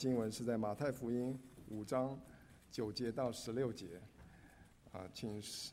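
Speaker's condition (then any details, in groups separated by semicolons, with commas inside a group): No condition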